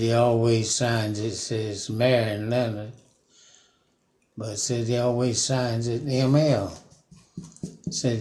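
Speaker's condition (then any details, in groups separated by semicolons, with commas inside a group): Parkinson's; about 5 years since onset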